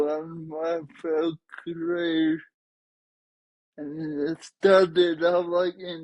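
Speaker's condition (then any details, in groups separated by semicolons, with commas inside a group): Traumatic brain injury; caused by accident; relearned basic abilities, improving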